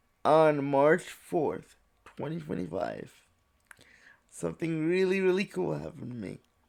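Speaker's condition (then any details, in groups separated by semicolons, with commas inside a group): Cerebral palsy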